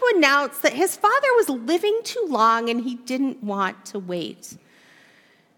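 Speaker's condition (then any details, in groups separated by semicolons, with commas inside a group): No condition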